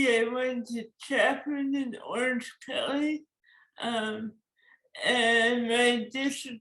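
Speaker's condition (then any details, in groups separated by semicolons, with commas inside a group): Cerebral palsy; forceps birth injury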